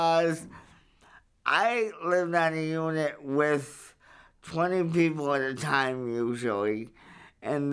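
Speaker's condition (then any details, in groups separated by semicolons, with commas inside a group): Cerebral palsy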